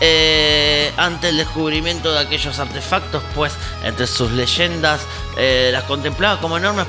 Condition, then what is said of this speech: None; typical speech.